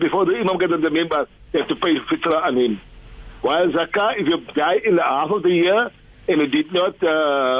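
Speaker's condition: No condition

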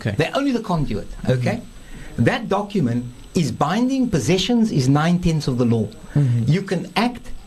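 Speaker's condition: No condition

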